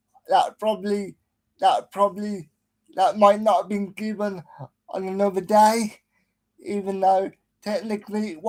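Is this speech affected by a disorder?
Yes: cerebral palsy.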